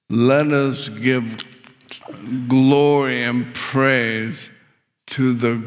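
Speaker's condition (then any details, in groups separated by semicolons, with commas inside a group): ALS; couldn't breathe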